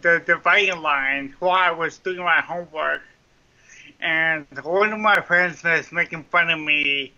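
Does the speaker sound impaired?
Yes: cerebral palsy; mild form, lifelong, slow running, about 21 minutes per mile, trouble writing with hands; speech impairment, likens own voice to drive-through speaker box, may sound drunk.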